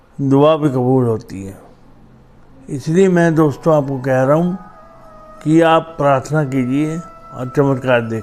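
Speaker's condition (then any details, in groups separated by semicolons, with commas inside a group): Cerebral palsy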